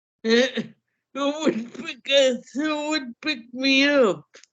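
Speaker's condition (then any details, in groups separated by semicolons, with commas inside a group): Cerebral palsy; hamstring treatment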